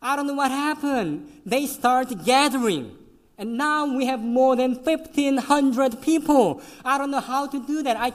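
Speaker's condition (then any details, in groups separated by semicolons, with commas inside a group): Cleft lip and palate; congenital, severe, eleven surgeries, last one 22 years ago in college; could not suck breast milk as newborn, fed formula and cow milk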